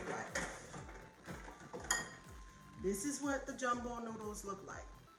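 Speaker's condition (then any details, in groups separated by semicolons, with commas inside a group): No condition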